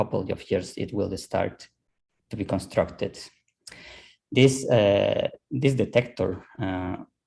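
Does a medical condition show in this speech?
No.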